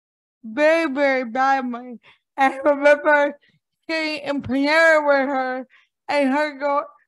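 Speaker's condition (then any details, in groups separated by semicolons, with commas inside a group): Cerebral palsy; speech mocked for years for how it sounds, speaks on podcasts, avoids speaking in TikTok videos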